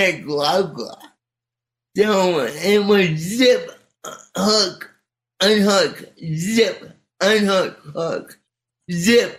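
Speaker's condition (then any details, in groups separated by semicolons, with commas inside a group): Cerebral palsy; spastic type, right side only; speech not affected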